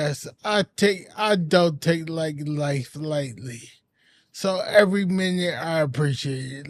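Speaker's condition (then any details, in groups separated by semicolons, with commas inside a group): Anoxic brain injury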